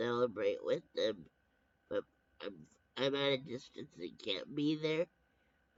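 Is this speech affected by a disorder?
Yes: brain injury.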